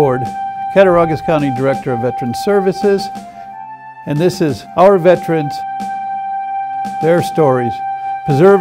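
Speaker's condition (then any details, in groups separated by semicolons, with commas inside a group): No condition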